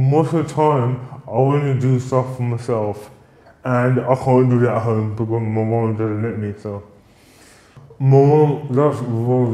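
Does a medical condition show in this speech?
Yes: cerebral palsy.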